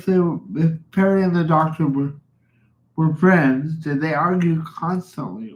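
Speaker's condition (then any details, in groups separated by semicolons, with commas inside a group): Cerebral palsy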